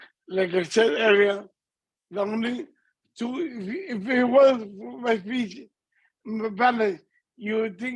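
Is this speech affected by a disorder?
Yes: multiple system atrophy; speech affected.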